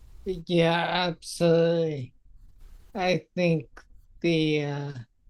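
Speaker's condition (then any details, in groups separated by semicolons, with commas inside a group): Multiple sclerosis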